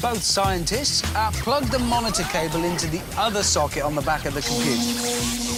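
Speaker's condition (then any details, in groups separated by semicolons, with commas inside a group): No condition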